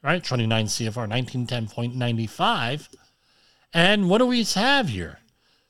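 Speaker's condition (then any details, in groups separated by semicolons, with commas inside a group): Cleft lip and palate; formerly unintelligible, couldn't be understood before speech therapy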